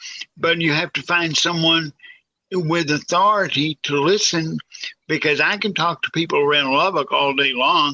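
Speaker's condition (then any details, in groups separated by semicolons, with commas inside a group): Cerebral palsy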